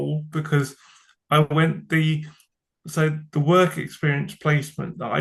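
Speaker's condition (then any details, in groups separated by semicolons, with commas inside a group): Cerebral palsy; from birth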